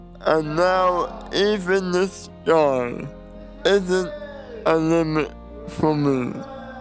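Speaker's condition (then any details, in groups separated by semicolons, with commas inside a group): Cerebral palsy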